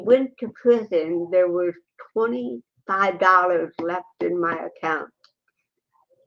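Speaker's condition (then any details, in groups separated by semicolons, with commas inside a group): Cerebral palsy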